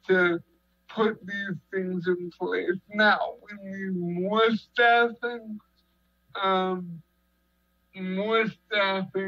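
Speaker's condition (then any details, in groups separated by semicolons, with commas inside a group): Cerebral palsy; 37 years, long-term care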